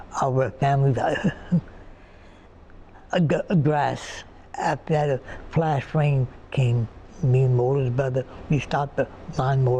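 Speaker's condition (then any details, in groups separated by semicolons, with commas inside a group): Partial right-side paralysis; paralysis affected speech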